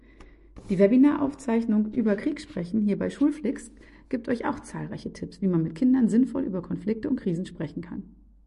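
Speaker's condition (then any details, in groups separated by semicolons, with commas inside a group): No condition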